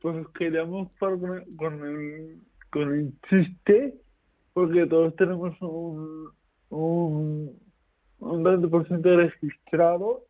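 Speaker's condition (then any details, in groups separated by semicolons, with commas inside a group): Cerebral palsy; nervous system damage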